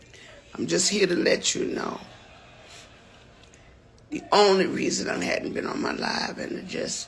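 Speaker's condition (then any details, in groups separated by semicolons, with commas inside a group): No condition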